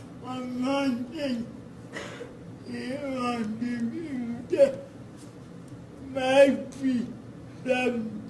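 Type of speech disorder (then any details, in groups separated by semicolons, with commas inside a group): Dysarthria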